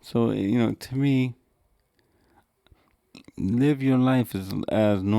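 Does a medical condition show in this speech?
Yes: cerebral palsy; wheelchair user.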